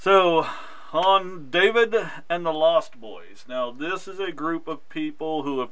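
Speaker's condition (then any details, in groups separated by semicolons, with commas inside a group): No condition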